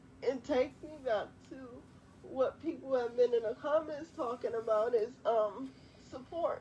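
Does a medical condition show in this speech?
Yes: quadriplegic cerebral palsy.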